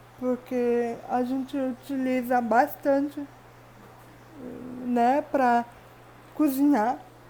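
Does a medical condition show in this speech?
Yes: cerebral palsy.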